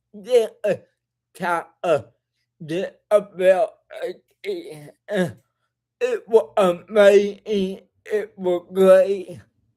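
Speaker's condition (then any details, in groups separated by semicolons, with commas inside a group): Cerebral palsy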